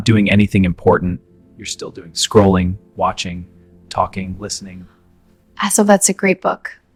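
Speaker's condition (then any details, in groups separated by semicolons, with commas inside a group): No condition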